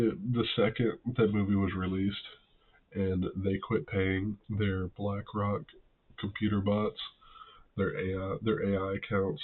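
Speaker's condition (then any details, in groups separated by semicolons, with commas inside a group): No condition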